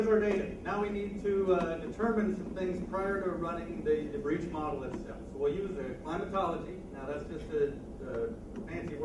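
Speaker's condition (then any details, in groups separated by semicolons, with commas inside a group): No condition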